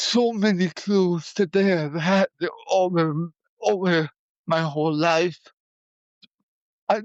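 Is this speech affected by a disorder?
Yes: cerebral palsy.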